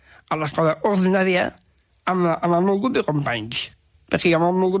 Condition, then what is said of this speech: Down syndrome. De que la gent sàpigui que jo soc lliure per expressar-me amb la meva manera, amb les meves pròpies paraules, sense que ningú em corregeixi la manera com dic les coses.